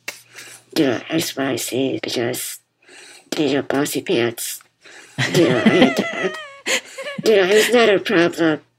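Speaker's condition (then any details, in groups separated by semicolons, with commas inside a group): Muscular dystrophy; congenital muscular dystrophy, diagnosed as toddler, relies on others for most daily living activities; BiPAP machine audible while talking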